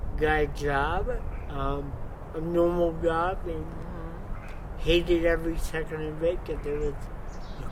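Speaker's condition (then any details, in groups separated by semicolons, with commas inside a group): Cerebral palsy; from birth, wheelchair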